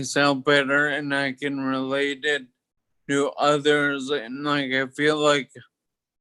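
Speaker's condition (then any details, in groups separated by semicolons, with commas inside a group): Toxic leukoencephalopathy, locked-in syndrome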